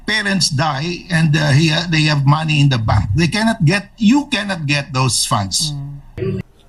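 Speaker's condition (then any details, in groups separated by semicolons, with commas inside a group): No condition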